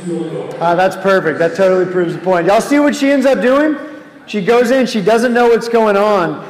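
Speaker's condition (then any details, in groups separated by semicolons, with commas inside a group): No condition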